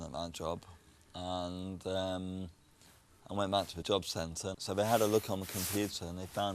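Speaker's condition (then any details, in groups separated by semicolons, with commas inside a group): Cerebral palsy; speech defect since childhood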